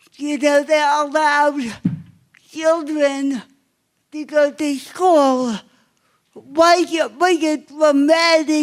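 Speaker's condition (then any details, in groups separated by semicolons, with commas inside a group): Cerebral palsy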